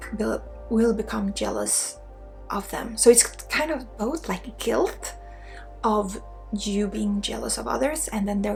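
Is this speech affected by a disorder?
No.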